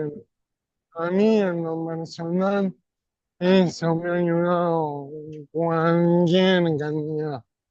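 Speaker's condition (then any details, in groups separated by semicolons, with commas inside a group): ALS; non-bulbar form; over 3 years since onset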